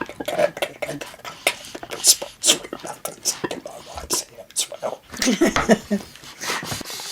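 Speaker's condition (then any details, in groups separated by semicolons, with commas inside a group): Total laryngectomy; larynx surgically removed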